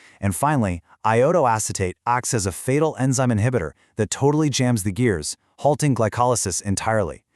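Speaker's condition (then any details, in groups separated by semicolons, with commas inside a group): No condition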